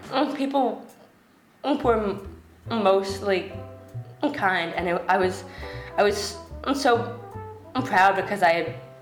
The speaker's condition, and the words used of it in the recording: Stuttering. To listeners who have never listened at length to someone with a stutter, it can take a while to adjust, so I encourage you to be patient.